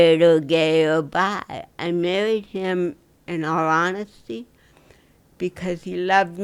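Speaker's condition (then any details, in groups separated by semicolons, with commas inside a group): Cerebral palsy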